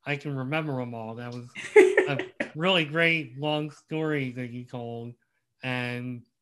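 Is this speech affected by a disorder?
Yes: cleft lip and palate; congenital, present from birth.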